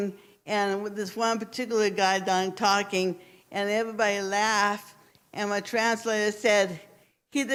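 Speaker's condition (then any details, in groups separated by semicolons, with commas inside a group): Cerebral palsy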